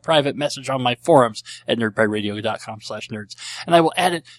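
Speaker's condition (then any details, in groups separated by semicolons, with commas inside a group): Cleft lip and palate; treated as a baby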